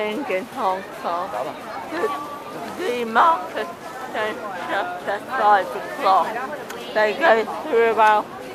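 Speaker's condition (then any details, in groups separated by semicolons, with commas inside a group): Cerebral palsy; oxygen starvation at birth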